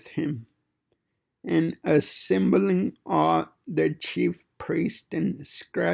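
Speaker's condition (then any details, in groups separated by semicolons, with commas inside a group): Cerebral palsy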